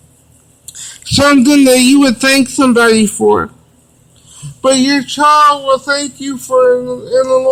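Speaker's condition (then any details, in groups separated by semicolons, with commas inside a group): Cerebral palsy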